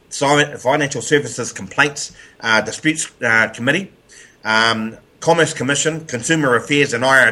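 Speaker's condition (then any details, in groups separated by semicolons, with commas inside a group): No condition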